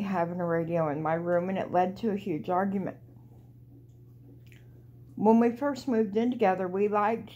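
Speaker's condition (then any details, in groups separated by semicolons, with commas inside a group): Cerebral palsy; walks flat-footed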